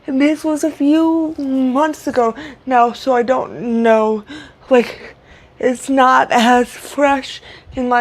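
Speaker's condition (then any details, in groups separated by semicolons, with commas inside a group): Cerebral palsy, severe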